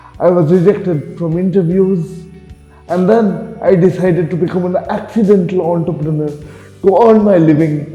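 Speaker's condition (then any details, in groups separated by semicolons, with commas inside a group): Cerebral palsy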